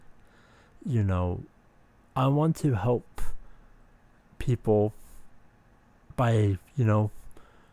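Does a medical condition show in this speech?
Yes: speech impediment.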